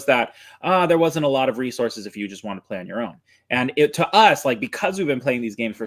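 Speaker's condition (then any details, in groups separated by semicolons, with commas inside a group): No condition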